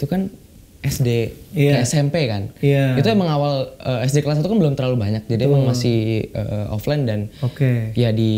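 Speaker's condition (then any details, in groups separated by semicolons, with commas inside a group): No condition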